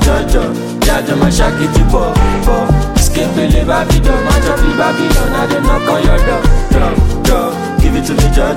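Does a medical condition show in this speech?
No.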